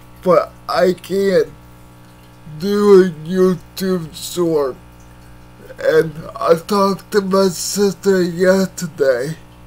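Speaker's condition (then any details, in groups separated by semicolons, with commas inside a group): Cerebral palsy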